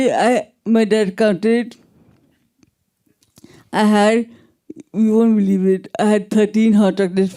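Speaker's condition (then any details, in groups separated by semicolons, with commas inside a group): Traumatic brain injury, severe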